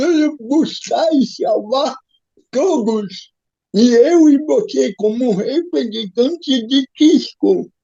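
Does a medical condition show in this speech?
Yes: cerebral palsy; physical disability.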